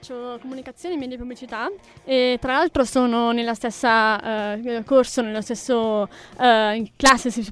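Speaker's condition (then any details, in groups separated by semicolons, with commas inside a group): Deafness with cochlear implant; deaf from birth in right ear, congenital cytomegalovirus, 2-hour surgery in 2006, 15-stitch scar left head; documented as deaf-mute but speaks plenty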